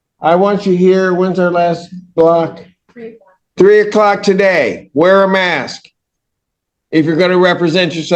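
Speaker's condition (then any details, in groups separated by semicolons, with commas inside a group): No condition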